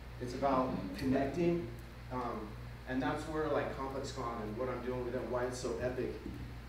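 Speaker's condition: No condition

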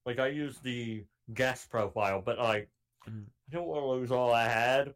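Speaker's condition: Cleft palate; frequent mispronunciations

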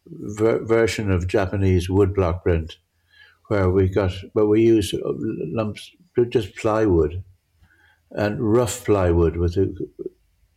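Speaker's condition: Parkinson's; difficulty judging near and far

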